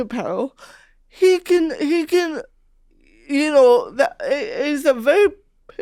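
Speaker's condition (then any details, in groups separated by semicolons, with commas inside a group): Cerebral palsy; speech sounds unusual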